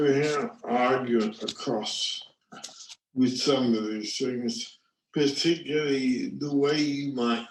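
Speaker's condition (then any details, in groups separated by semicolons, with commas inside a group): Brain injury; severe traumatic, from a fall; early after injury; communicating and listening difficult, speech practice with virtual reality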